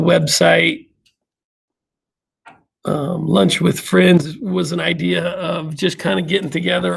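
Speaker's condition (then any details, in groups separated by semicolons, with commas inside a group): No condition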